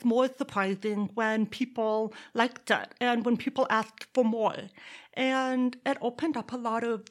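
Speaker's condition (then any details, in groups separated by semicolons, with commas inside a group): Deafness; deaf accent combined with Texas accent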